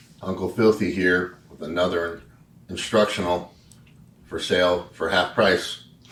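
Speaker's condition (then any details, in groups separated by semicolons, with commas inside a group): No condition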